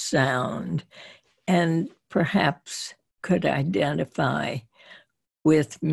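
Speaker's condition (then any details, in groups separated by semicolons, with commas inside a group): Spasmodic dysphonia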